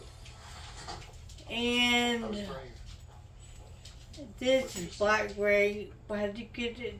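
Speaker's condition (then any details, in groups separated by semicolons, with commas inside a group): Traumatic brain injury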